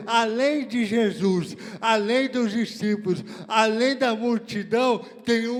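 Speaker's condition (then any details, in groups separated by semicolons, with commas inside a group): Cerebral palsy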